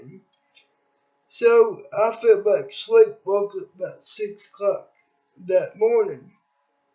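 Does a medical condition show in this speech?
Yes: cerebral palsy.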